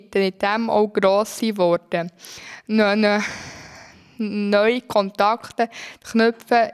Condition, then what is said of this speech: Stuttering. Ich bin sehr aufgeregt und bekomme schneller Pause und bekomme auch schwierige Hänge.